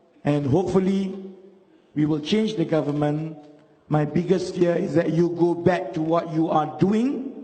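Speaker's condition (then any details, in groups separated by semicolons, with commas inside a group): No condition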